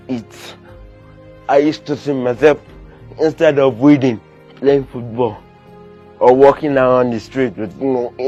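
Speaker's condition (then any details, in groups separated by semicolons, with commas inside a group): Cerebral palsy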